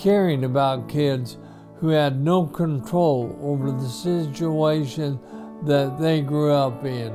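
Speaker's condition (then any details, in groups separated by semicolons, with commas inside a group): ALS; few months since diagnosis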